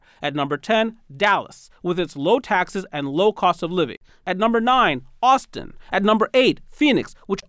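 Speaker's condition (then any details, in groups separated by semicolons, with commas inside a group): No condition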